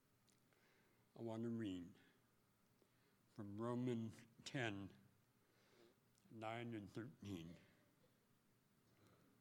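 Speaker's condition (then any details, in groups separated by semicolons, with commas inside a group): Speech impediment; impediment recognizable on radio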